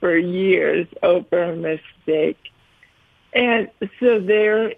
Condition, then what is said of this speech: ALS (motor neuron disease). And just to be real, so our viewers know, you were worried about your voice, and you held up.